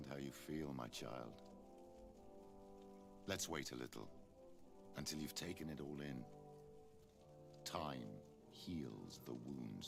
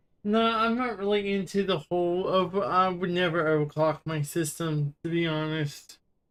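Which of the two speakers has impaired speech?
The second: cerebral palsy; wheelchair user.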